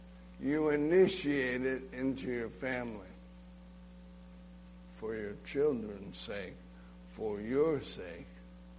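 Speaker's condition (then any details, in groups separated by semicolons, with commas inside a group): ALS; Lou Gehrig's)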